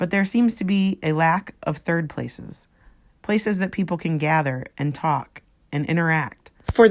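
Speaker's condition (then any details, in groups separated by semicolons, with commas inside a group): No condition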